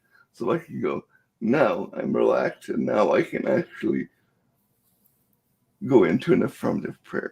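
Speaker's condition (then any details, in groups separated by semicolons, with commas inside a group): Cerebral palsy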